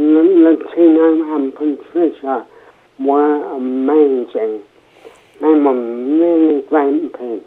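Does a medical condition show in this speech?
Yes: cerebral palsy, mild; affects speech, speech therapy at Victoria School in Poole.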